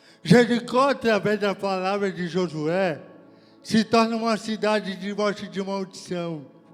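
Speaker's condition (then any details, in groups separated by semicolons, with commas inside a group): Cerebral palsy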